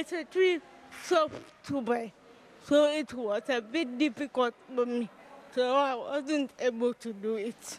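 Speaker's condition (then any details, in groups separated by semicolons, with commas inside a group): Cerebral palsy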